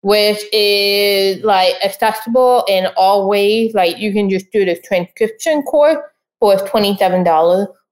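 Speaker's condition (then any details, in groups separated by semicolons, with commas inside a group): Deafness; follows conversation via live ai transcription on tablet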